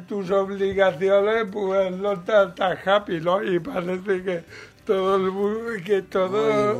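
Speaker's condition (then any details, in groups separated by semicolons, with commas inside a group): Cerebral palsy, mild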